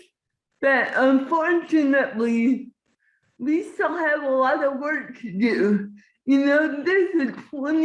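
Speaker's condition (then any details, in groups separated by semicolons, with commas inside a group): Cerebral palsy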